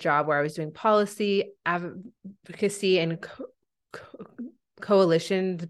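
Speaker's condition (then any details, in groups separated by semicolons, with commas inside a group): Stuttering; stutter since childhood, speech therapy from very young age focused on hiding stutter; very disfluent day, stutters more freely, unlearning avoidance habits; repeats consonants, fluency varies unpredictably day to day, avoids robotic-sounding therapy technique; prolonged sounds, blocks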